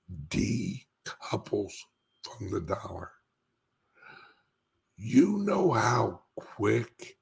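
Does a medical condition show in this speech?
Yes: speech impediment; says barely able to talk, raspy voice, calls self horrible singer.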